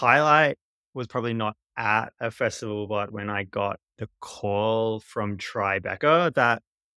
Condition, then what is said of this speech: Stuttering. Obviously, I'm a person who's stutters, and Siri seemed to be having some trouble, and she'd misunderstand me or she'd interrupt me.